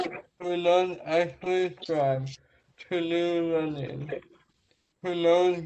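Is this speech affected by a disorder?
Yes: traumatic brain injury.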